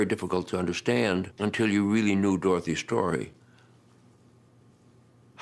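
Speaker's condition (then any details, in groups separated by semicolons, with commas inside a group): No condition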